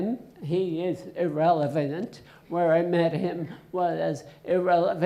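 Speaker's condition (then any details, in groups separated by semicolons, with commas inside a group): Essential tremor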